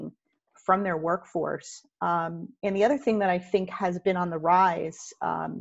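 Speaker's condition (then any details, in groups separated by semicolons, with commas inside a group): No condition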